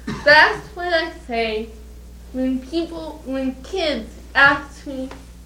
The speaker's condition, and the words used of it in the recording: Cerebral palsy. And when I get excited, I shouldn't really talk because then I really, and nobody understands me.